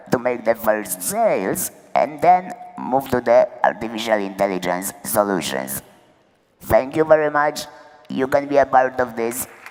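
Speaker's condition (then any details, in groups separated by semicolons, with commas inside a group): Laryngectomy after laryngeal cancer; no natural voice, robotic-sounding electrolarynx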